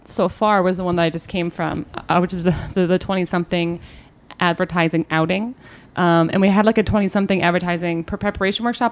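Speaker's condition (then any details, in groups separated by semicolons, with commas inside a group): No condition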